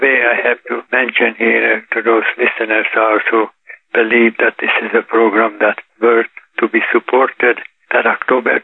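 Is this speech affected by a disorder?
Yes: Parkinson's disease; symptoms reportedly undetectable by others.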